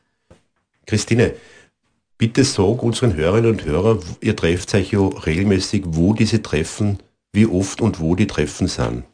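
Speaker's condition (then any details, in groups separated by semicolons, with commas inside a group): No condition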